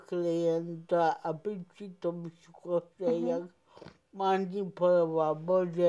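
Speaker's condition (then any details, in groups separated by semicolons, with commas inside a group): Cerebral palsy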